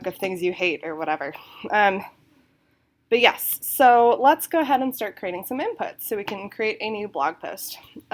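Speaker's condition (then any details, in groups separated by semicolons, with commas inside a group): No condition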